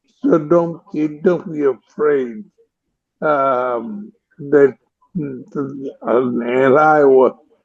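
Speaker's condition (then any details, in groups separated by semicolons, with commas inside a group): ALS; about 18 months since onset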